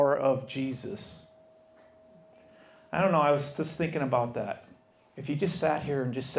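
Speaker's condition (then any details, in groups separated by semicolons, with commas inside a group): No condition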